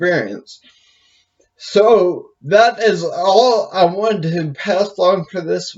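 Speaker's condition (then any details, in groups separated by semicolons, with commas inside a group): Brain injury; speech affected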